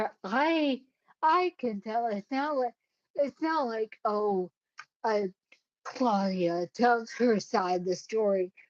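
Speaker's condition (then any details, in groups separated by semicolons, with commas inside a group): Cerebellar ataxia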